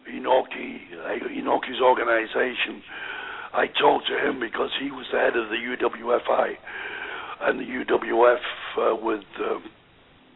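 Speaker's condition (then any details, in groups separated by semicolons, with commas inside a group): Voice box damage after neck operation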